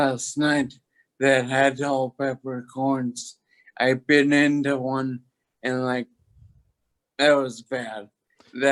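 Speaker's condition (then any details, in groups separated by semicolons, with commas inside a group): Toxic leukoencephalopathy, locked-in syndrome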